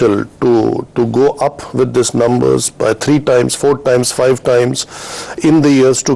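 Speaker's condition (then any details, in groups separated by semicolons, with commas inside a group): No condition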